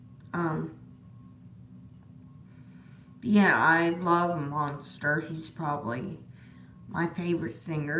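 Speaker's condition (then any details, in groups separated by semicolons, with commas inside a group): Disability causing slurred speech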